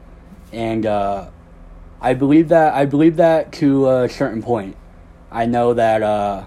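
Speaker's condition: Cleft lip and palate; no front teeth at birth

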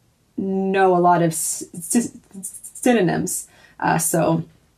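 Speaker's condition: Stammering; stammer since childhood; stammer somewhat unpredictable, switches words to hide it less than most people who stammer; repeated sounds, prolonged sounds

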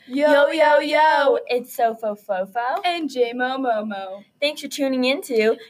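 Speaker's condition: No condition

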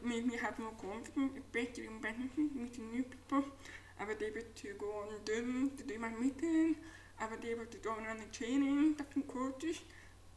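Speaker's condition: Profound deafness; cochlear implant two years ago, now hears many previously unheard sounds

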